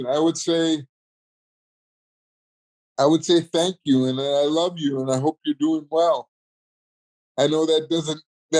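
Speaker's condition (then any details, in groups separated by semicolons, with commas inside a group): Cerebral palsy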